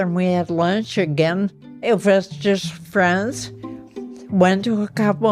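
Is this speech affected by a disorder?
Yes: ataxia; affects motor skills and voice; progressive, cannot write or type; speaking problems over last couple of years.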